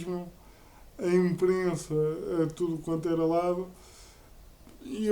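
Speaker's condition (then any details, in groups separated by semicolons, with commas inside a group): Cerebral palsy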